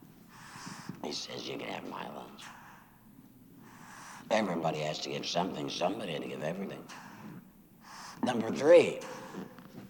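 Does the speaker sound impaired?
Yes: laryngectomy after throat cancer; throat cancer treated with chemo and radiation, recurred, voice box removed, voice prosthesis placed; voice produced through throat prosthesis, likened to kazoo, altered tone of voice joked about.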